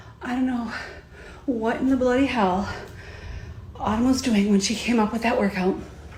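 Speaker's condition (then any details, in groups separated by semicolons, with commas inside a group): No condition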